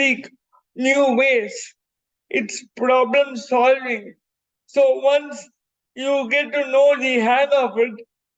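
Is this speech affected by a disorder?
Yes: cerebral palsy.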